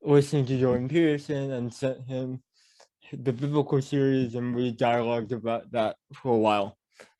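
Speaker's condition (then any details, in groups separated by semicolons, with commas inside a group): Cerebral palsy; mild speech impediment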